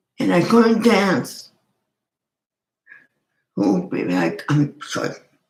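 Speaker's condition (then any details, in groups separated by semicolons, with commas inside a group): Cerebral palsy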